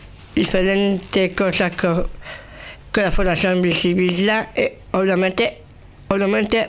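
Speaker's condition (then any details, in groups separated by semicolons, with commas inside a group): Down syndrome; with intellectual disability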